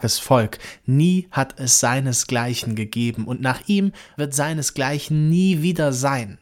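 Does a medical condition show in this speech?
No.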